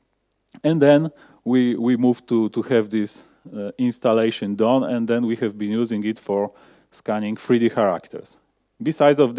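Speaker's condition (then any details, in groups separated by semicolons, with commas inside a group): No condition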